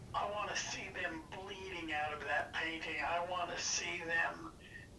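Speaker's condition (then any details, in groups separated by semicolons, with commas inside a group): Parkinson's disease; battery pack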